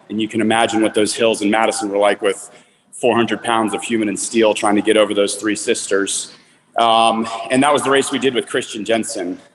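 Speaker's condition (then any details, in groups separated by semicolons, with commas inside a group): No condition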